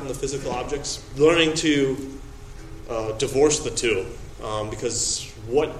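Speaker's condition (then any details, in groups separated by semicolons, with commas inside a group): No condition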